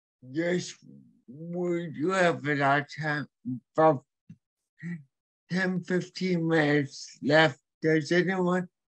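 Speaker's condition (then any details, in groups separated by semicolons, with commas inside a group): Cerebral palsy; hearing impaired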